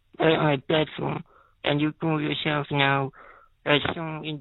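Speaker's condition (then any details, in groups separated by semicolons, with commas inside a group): Spinal muscular atrophy, type 2; wheelchair user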